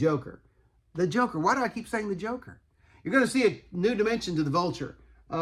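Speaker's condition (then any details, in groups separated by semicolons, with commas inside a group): No condition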